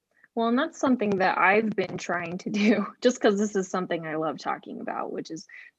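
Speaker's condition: No condition

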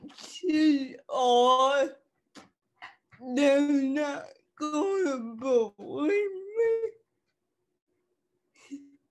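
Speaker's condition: Cerebral palsy; cerebral palsy since childhood

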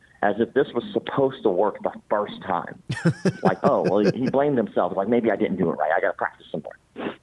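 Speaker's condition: Cleft palate; congenital

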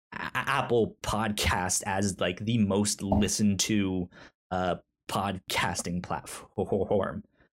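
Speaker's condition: Stutter; stutter since childhood, cause unknown, explained as brain moving faster than mouth, speech therapy in elementary school; stutter when talking; prolonged sounds

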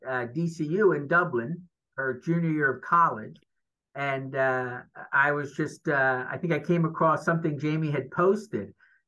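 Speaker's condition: No condition

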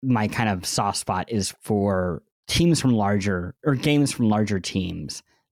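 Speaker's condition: Cleft lip and palate; bandaged

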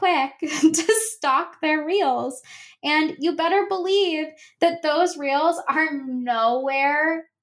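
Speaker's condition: No condition

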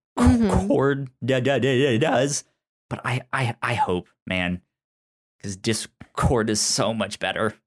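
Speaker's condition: Stutter; self-reported stutter; expects stutter to be an obstacle for some listeners; repeated sounds, repeated words, prolonged sounds

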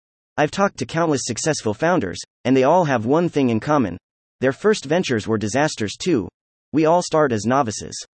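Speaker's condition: No condition

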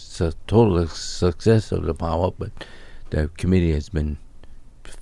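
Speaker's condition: ALS; onset year ago, slurred speech, limb and torso weakness, stroke ruled out, Mayo Clinic neurologist diagnosis; recently diagnosed, weakening body, cane always, MSU voice banking twice weekly with Tessa, William; slightly slurred, talking getting harder, fears sounding mumbled, voice disrupts train of thought, expects voice loss

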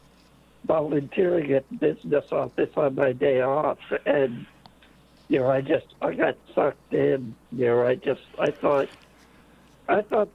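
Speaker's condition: Late-onset Pompe disease; onset age 5-6

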